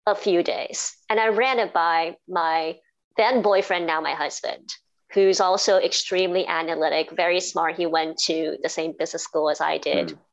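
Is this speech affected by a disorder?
Yes: cleft palate and cleft lip; formerly very difficult to speak properly, teachers could not hear speech in class, now clear.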